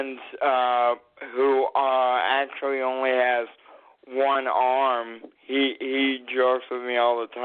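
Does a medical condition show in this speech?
Yes: cerebral palsy.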